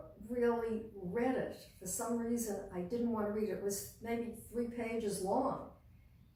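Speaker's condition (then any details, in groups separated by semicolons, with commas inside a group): No condition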